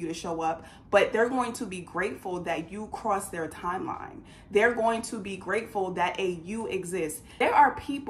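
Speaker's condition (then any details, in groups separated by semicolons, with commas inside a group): No condition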